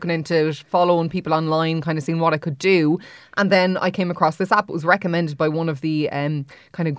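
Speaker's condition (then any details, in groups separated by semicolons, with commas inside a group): No condition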